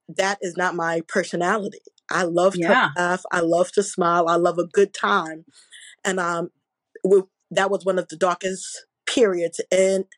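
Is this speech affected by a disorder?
Yes: stuttering; adjusting to it, traumatic brain injury from car accident; here repeated sounds.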